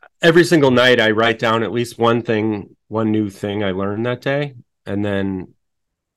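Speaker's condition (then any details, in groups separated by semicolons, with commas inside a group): No condition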